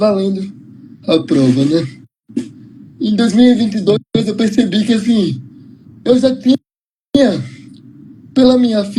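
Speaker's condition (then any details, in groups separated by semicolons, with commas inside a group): Cerebral palsy; uses wheelchair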